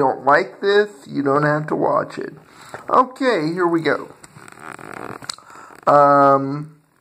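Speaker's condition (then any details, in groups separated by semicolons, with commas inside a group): Cerebral palsy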